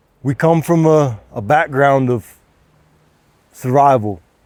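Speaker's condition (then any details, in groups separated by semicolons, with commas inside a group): No condition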